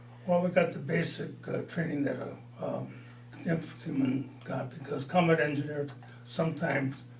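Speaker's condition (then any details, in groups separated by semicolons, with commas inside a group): Parkinson's disease, mild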